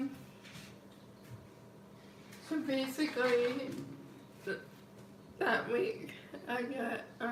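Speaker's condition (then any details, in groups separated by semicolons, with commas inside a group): Cerebral palsy, mild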